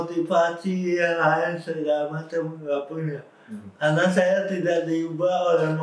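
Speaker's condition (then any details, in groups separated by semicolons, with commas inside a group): Cerebral palsy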